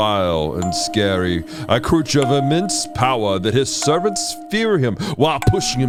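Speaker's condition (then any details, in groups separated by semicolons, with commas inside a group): No condition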